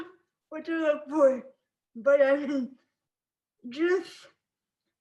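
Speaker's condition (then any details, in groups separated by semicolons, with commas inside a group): Spastic cerebral palsy; can speak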